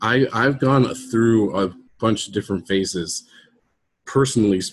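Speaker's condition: No condition

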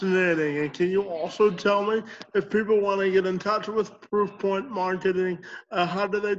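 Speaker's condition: Spastic quadriplegic cerebral palsy

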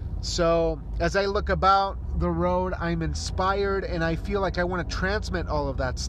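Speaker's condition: No condition

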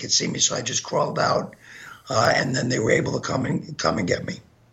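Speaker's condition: Gunshot injury to voice box; hit spine

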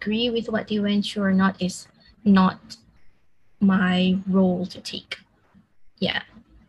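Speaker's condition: No condition

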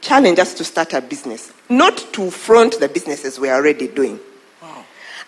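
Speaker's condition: No condition

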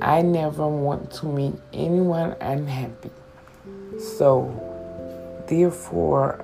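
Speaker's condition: Stroke with stutter; stutter now

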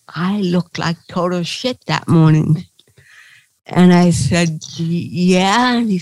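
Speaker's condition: Cerebral palsy; chronic pain

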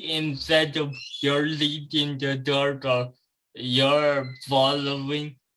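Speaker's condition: Cerebral palsy

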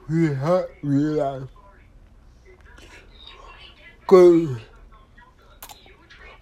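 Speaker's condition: Disability affecting speech; speech not clear, words not clear

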